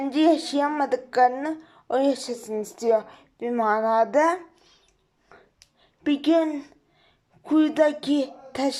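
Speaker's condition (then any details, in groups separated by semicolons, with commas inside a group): Cerebral palsy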